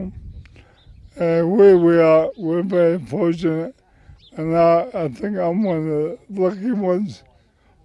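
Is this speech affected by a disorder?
Yes: MND; about 4.5 years since diagnosis.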